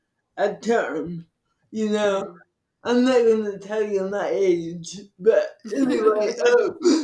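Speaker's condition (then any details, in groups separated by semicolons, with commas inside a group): Cerebral palsy; from birth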